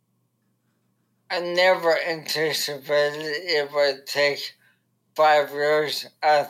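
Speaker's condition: ALS; dependent on wife

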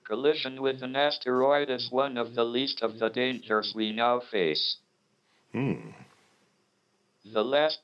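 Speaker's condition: Motor neuron disease (ALS), speech-generating device; diagnosed during phd at cambridge university, progressive weakness, muscle wastage, walking difficulty

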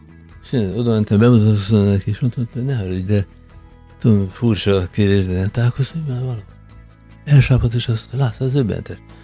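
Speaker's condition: Parkinson's disease

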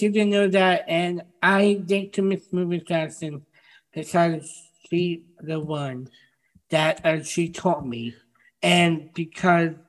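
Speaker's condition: Down syndrome

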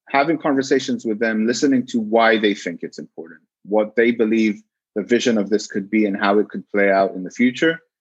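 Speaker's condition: No condition

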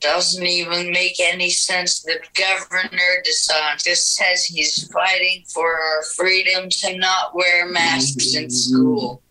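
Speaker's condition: Cerebral palsy, speech-generating device; wheelchair user

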